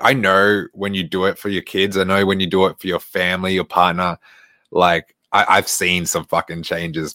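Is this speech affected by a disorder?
No.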